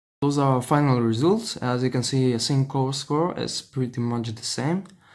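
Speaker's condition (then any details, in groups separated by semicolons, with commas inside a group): No condition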